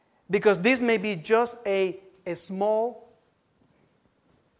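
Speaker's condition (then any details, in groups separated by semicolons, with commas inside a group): No condition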